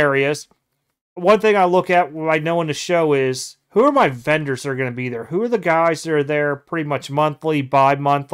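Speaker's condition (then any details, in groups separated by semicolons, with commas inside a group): No condition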